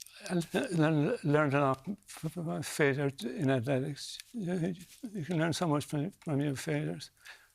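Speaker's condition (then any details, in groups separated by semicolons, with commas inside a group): Early onset Parkinson's disease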